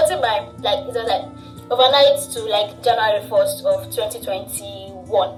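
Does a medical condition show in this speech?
No.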